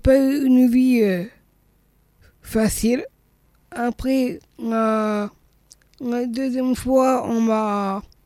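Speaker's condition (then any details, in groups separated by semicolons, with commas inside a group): Down syndrome; swallowing problems, slowness, childhood speech therapy to tone tongue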